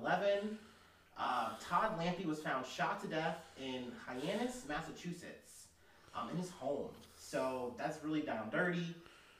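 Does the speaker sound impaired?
No.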